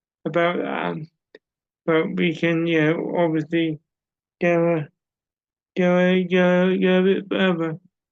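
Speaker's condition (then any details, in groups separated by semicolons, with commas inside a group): Cerebral palsy; audible speech impairment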